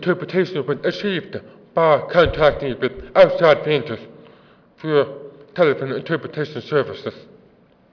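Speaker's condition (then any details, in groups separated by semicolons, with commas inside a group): Deafness; works with interpreters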